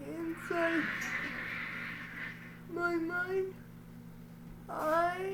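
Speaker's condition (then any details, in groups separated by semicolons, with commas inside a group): Cerebral palsy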